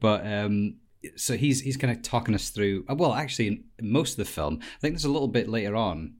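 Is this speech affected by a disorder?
No.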